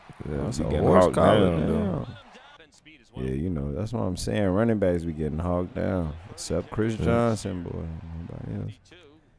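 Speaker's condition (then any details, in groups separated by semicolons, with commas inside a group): No condition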